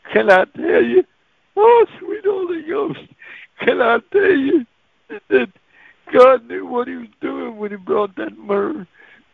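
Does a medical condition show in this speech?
Yes: cerebral palsy; can't talk plain when nervous, cerebral palsy voice.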